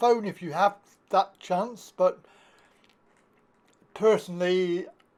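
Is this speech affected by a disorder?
Yes: cerebral palsy; back surgery.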